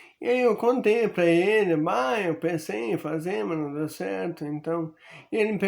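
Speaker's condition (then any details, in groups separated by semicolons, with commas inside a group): Amyotrophic lateral sclerosis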